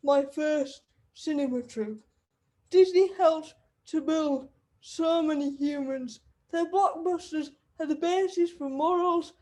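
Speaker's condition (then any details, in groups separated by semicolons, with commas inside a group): Cerebral palsy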